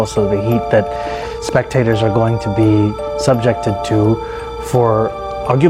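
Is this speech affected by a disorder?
No.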